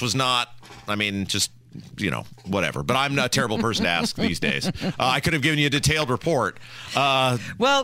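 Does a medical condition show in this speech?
No.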